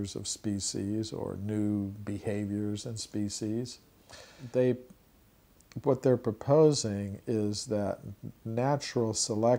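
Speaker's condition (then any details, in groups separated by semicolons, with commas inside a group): No condition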